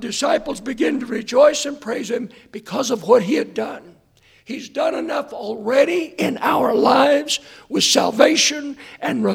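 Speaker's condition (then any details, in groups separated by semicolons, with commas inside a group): Hoarseness after vocal cord surgery; vocal cords look straight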